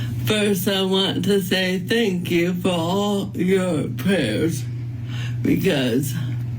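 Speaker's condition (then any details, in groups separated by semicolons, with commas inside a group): ALS; terminal, newly diagnosed, about 2 years of symptoms; speech affected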